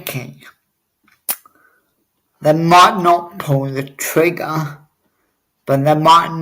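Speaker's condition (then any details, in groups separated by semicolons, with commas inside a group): Cerebral palsy; wheelchair user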